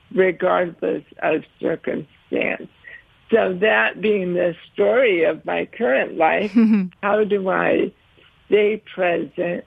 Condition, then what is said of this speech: ALS (motor neuron disease). We went over 15 minutes, and I think you were just fine.